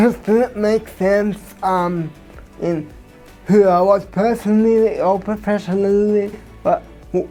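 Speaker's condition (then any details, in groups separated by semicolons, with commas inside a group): Cerebral palsy; from birth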